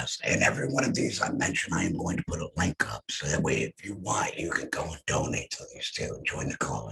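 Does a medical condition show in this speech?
Yes: head and neck cancer; voice lost.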